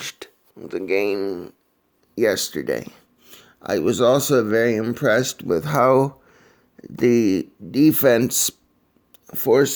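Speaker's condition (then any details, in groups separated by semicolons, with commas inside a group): Cerebral palsy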